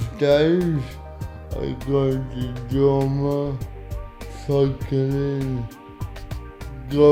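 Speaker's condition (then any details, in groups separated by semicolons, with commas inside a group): Cerebral palsy; dyskinetic type, hypoxia at birth, affects movement and limbs; speech particularly affected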